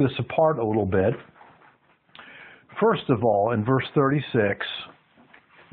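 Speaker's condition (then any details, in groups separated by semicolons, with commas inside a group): No condition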